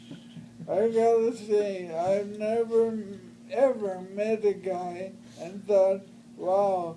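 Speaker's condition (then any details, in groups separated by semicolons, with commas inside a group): Brain injury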